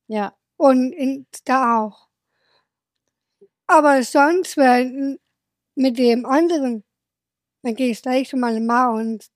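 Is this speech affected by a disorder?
Yes: Down syndrome; present from birth, diagnosis suspected right after birth, some limitations; age 28.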